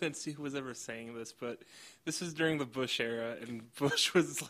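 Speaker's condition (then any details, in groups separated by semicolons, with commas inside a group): No condition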